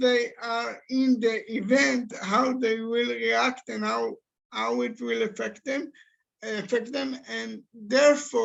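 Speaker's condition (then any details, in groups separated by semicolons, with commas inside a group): Cerebral palsy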